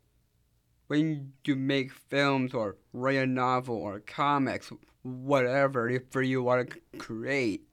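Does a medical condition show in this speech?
Yes: Down syndrome; does public speaking, gave recorded speech How Do You See Me, speaking live on radio.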